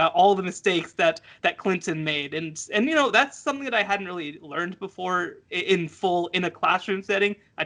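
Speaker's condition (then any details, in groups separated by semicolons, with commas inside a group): No condition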